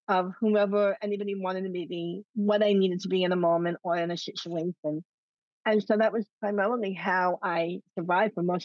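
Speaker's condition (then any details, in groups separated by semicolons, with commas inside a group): Cleft lip and palate; adult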